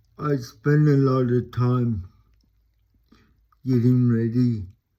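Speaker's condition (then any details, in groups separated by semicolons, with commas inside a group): Cerebral palsy; talks slowly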